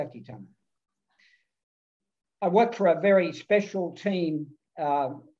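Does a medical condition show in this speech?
No.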